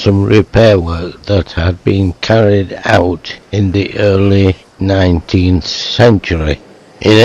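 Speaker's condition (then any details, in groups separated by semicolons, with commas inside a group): Motor neuron disease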